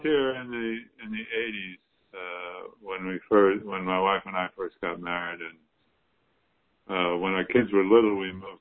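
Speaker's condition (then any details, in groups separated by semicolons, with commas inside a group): Parkinson's disease; symptoms worsened by recent stressful move, just started Chinese herbal tonics, acupuncture planned by Korean practitioner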